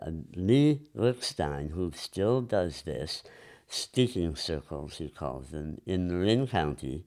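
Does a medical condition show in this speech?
Yes: enlarged tongue from vascular growth; vascular malformation of face and mouth, lower lip and lower mouth removed, tongue and throat surgeries, heavy radiation; harder swallowing, speech affected.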